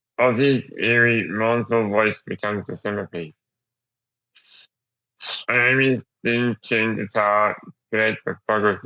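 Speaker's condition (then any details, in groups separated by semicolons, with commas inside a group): Duchenne muscular dystrophy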